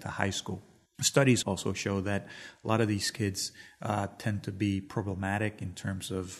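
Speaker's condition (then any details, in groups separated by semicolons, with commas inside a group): No condition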